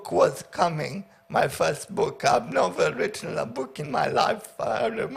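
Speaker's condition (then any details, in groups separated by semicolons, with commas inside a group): Paraplegia with essential tremor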